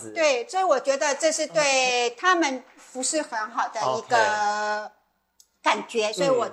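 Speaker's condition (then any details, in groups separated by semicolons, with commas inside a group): Hearing impairment; hearing loss noticed in childhood missing school bell, progressive, moderate at assessment, hearing aids from twenties, cochlear implant; uses hearing aids and cochlear implant, lip-reads, asks others to speak slowly, host slows pace; writes when lip-reading impossible, as at hospitals or with masks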